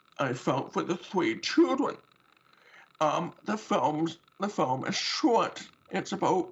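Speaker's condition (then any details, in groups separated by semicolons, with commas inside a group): Deafness with cochlear implant; cochlear implant on side of head, once damaged by water and repaired; uses cochlear implant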